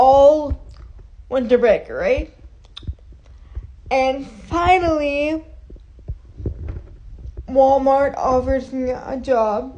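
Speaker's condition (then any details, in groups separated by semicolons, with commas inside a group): Cerebral palsy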